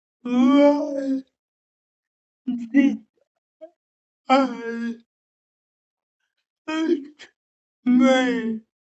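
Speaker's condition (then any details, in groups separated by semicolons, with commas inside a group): Cerebral palsy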